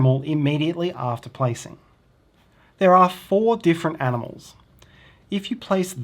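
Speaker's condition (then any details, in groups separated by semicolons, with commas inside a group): No condition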